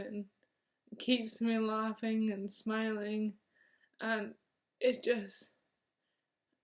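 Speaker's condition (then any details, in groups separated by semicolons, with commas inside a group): Motor neurone disease; onset in left hand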